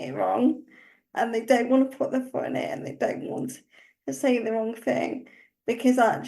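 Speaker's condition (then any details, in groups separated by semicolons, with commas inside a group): Cerebral palsy; uses wheelchair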